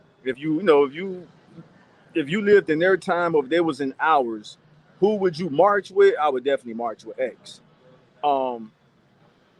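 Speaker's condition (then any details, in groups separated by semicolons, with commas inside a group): No condition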